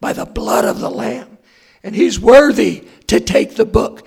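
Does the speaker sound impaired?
Yes: hoarseness after vocal cord surgery; second opinion sought.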